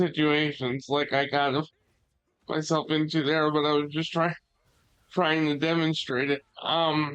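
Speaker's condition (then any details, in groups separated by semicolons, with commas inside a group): Cerebral palsy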